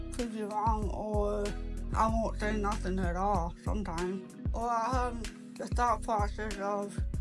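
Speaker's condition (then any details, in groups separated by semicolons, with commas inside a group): Cerebral palsy; later onset, hearing loss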